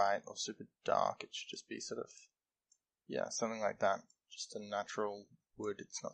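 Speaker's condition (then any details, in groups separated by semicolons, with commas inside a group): No condition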